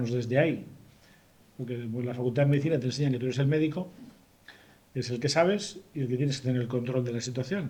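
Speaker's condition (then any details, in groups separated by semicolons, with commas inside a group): No condition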